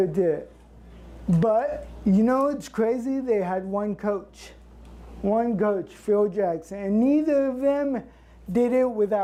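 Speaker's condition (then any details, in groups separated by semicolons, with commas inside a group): Cerebral palsy; since birth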